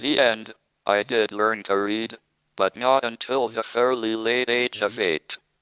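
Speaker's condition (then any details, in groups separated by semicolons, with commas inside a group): Motor neurone disease, speech-generating device; tracheostomy after pneumonia at CERN, wheelchair user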